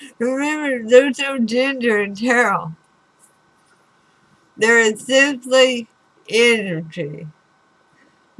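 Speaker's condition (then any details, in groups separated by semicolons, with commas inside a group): Throat cancer radiation damage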